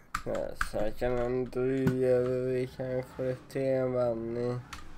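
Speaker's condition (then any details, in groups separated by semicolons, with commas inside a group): Cerebral palsy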